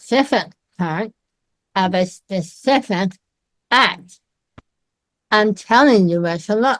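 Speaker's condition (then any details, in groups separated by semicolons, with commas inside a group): Myasthenia gravis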